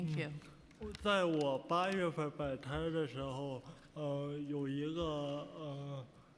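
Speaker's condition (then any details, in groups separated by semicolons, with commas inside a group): Cerebral palsy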